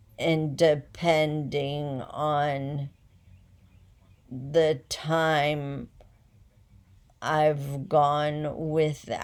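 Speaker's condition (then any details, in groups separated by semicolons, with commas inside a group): Essential tremor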